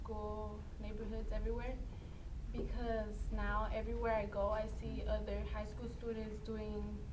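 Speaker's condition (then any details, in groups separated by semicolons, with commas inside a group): No condition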